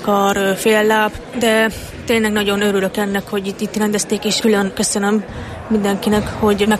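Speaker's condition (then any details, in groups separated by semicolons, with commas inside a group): Deafness; speaks orally in radio interview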